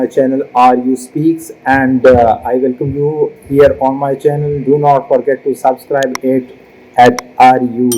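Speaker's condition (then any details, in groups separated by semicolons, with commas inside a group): No condition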